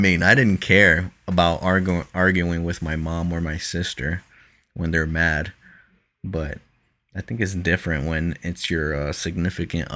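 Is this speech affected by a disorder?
No.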